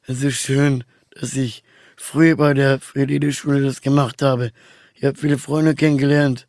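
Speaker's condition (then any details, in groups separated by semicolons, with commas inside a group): Down syndrome; trisomy 21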